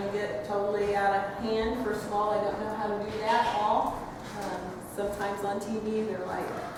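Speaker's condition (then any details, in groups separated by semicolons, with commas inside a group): No condition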